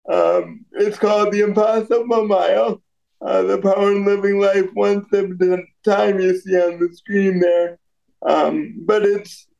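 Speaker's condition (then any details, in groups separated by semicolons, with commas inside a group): Cerebral palsy; diagnosed within weeks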